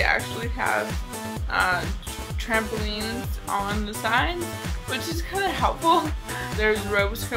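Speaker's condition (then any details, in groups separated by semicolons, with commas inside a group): Cerebral palsy, mild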